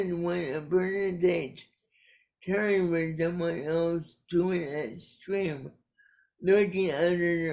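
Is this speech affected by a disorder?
Yes: cerebral palsy; caused by brainstem aneurysm.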